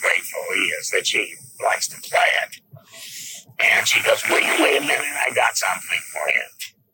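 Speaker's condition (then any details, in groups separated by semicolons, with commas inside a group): Laryngectomy; rattles esophagus like vocal cords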